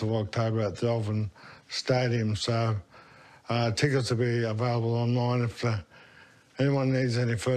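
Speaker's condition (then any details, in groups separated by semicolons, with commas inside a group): Motor neurone disease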